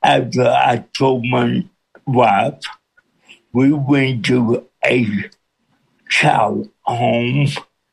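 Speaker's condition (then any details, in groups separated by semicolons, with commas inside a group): Cerebral palsy with speech impediment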